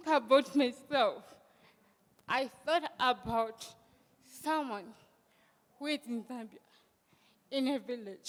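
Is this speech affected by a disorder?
Yes: cerebral palsy.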